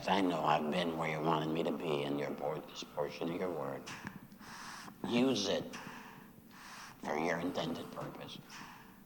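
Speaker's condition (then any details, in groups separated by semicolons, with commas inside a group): Laryngectomy after throat cancer; recurred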